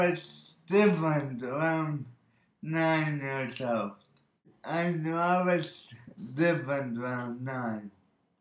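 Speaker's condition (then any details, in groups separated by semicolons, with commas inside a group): Birth oxygen deprivation brain injury; walking, talking and dancing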